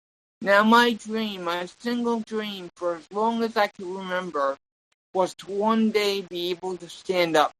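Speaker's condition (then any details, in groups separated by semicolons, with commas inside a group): Cerebral palsy; tongue and legs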